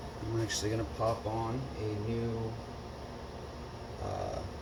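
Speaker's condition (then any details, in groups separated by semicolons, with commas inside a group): No condition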